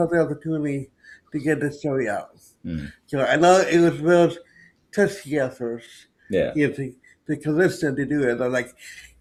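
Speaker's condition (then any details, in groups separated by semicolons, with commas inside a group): Cerebral palsy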